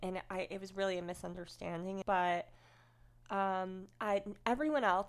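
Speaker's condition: Cleft lip and palate, unilateral

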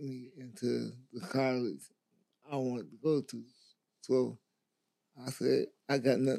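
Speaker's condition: Stroke; uncontrollable drooling

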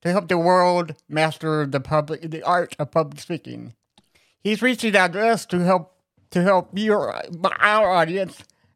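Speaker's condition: Cerebral palsy; very low baritone voice

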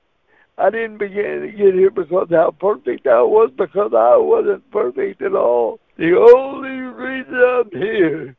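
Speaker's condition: Cerebral palsy; wheelchair user

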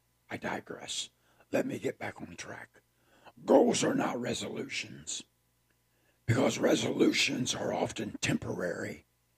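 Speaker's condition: Partial laryngectomy; laryngeal cancer, recurring tumor paralyzing vocal cords, repeated surgeries, emergency half voice box removal, tracheostomy tube; about 20 years since sudden onset, speech still self-described as unusual; sudden painless near-whisper at onset, no speech after laryngectomy, taught to speak with tracheostomy tube

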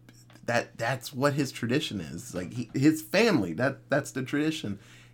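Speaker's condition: No condition

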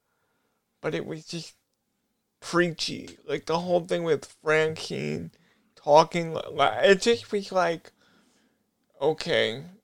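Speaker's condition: Cerebral palsy; brain disorder, brain injury

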